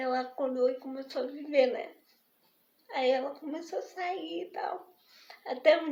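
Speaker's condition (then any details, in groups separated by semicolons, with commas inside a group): Spastic diplegic cerebral palsy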